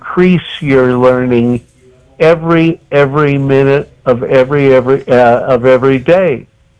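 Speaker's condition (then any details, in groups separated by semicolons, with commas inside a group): Cerebral palsy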